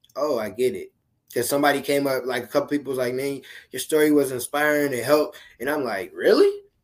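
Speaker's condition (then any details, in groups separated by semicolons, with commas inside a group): No condition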